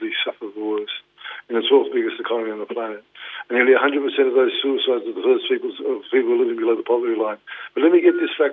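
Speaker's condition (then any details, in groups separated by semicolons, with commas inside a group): Parkinson's; led to retirement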